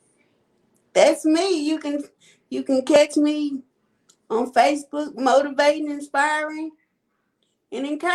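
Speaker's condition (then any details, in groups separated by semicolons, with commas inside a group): Cerebral palsy; quadriplegic type, all four limbs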